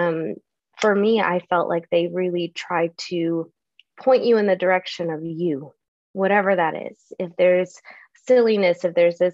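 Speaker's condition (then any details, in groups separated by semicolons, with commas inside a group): No condition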